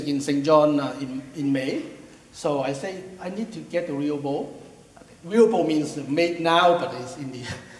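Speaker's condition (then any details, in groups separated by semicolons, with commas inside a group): No condition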